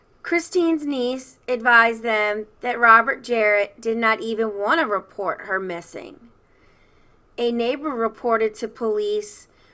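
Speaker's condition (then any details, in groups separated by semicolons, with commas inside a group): No condition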